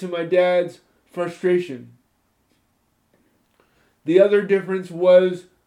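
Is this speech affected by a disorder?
Yes: spastic cerebral palsy, moderate; from spinal meningitis, born 2 months premature, four childhood surgeries, weekly physical, occupational therapy; in childhood froze under stress, could not speak or defend self verbally.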